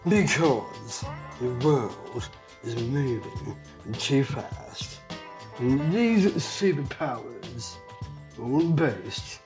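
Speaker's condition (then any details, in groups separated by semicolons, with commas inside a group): Down syndrome; age 38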